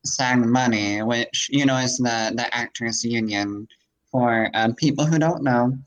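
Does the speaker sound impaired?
Yes: cleft palate; congenital cleft palate.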